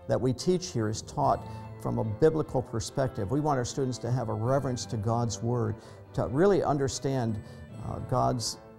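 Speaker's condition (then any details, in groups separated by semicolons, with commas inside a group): No condition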